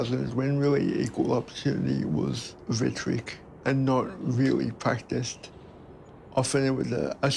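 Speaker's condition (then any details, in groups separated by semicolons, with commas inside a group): Cerebral palsy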